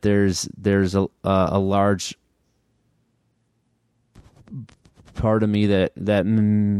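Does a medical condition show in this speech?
Yes: stuttering; past periods of heavy struggle, now less of a barrier; tightening during blocks, struggle in technical talk, can modify stutter; here repeated words, prolonged sounds, blocks.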